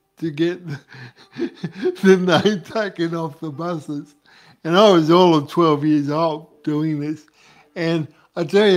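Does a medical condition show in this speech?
Yes: cerebral palsy.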